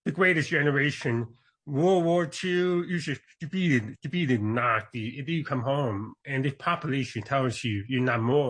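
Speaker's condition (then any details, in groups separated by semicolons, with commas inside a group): Deafness; congenital deafness, born deaf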